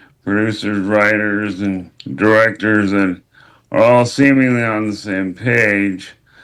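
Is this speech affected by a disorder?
Yes: ALS.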